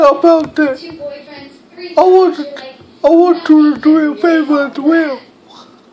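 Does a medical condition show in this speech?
Yes: cerebral palsy; speech hard to understand.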